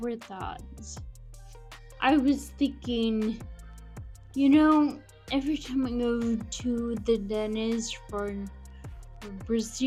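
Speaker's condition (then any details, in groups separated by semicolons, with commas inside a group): Friedreich's ataxia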